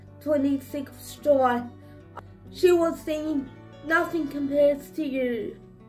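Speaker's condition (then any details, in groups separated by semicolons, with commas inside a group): Cerebral palsy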